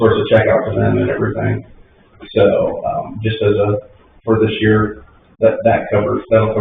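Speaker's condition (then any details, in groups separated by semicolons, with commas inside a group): No condition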